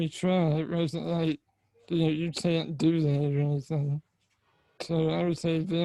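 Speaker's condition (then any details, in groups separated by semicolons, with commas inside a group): Spinal muscular atrophy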